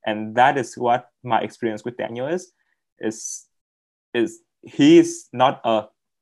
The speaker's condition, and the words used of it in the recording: Stuttering. Oh, like I'm really nervous. So if I stutter or anything, please excuse me.